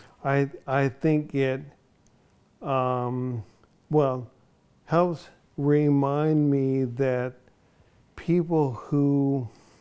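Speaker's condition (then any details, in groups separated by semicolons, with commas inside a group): ALS; onset in one foot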